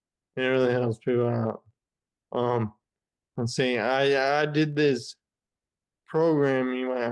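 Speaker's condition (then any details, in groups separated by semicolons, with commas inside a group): Friedreich's ataxia; uses wheelchair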